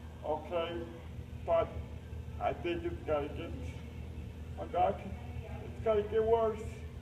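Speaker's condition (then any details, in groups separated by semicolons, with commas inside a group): Cerebral palsy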